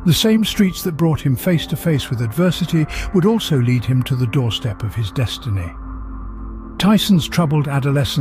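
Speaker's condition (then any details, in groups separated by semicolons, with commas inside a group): No condition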